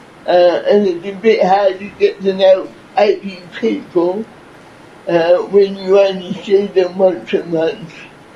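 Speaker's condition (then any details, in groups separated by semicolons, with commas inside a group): Cerebral palsy; from birth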